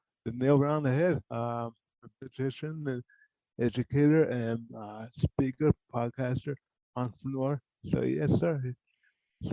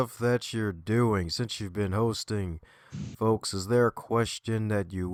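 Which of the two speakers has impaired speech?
The first: cerebral palsy.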